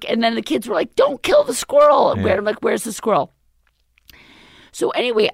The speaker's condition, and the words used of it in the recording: Vocal cord paralysis. So you still are going to have a paralyzed vocal cord.